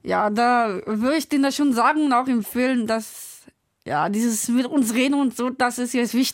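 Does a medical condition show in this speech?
Yes: Down syndrome; trisomy 21, chromosome present three times instead of twice.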